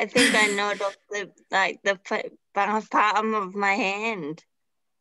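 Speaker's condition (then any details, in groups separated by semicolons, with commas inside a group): Traumatic brain injury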